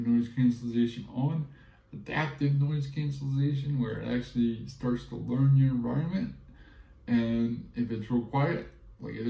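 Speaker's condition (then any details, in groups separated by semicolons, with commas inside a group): Cerebral palsy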